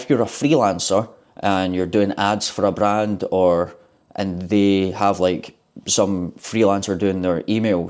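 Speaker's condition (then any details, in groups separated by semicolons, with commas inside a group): No condition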